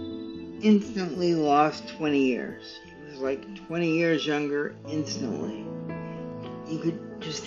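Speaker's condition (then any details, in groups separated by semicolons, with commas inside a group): Cerebral palsy; stiff muscles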